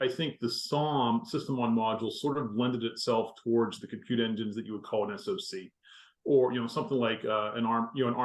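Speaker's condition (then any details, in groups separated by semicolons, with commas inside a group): No condition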